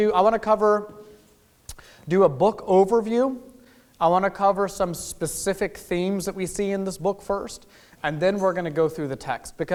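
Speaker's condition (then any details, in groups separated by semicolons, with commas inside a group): No condition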